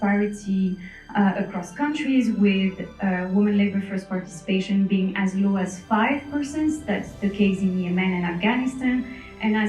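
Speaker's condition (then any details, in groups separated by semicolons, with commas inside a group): No condition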